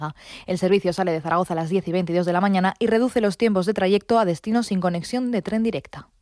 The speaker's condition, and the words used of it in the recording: No condition.